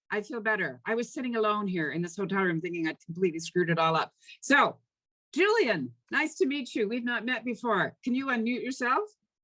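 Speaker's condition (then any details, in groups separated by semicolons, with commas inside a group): No condition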